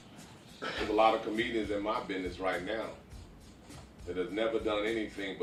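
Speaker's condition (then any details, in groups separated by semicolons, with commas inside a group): No condition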